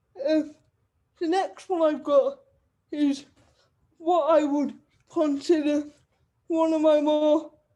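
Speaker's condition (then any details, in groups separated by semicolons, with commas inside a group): Cerebral palsy; wheelchair user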